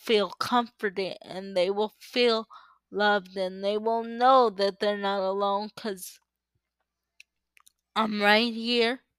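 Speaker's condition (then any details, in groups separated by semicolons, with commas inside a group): Cerebral palsy; uses power wheelchair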